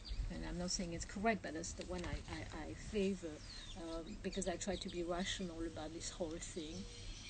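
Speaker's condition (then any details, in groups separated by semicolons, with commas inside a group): No condition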